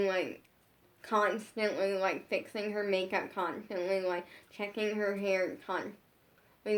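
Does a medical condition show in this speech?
Yes: brain injury.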